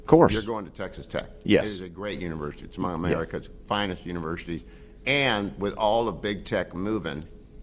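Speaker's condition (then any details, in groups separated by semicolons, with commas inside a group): No condition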